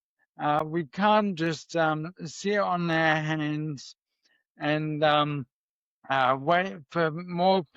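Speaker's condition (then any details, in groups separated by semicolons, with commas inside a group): MND; voice may sound shaky from clonus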